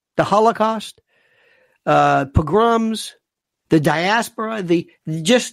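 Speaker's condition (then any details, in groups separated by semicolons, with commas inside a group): No condition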